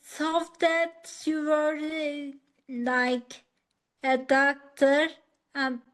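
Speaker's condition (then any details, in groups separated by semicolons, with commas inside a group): Acquired ataxia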